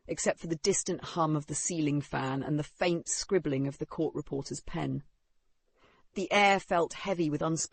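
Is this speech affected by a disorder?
No.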